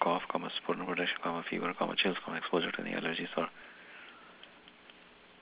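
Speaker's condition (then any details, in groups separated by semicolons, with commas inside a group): No condition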